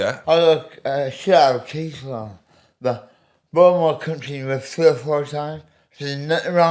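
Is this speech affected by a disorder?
Yes: medication-induced speech impediment.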